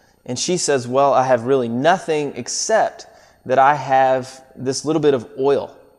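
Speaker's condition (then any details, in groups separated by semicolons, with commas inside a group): No condition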